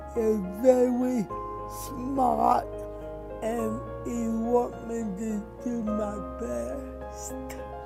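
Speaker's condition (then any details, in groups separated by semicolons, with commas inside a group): Cerebral palsy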